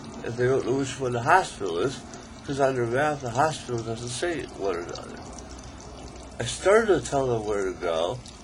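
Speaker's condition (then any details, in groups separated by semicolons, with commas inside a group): ALS; still able to talk, articulate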